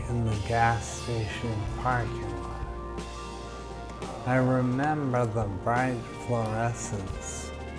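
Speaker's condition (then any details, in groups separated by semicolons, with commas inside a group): Brain injury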